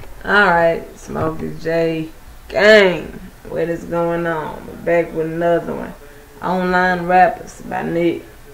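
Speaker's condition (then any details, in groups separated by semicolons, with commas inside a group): Cerebral palsy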